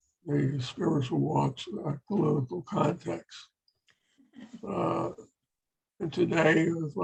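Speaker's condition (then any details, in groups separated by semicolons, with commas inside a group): Parkinson's; long walks cause great distress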